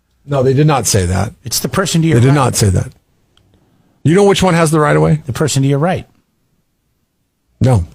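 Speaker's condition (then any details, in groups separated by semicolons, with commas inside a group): No condition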